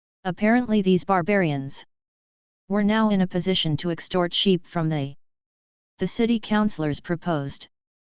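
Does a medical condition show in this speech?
No.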